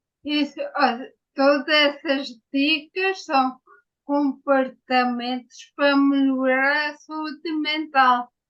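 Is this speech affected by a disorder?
Yes: ataxia after brain injury.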